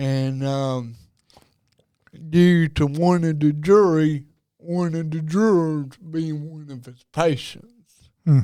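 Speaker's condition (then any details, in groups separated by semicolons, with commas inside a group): Cerebral palsy; diagnosed at about age two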